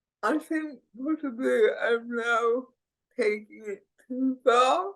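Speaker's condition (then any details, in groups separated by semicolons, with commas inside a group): Cerebral palsy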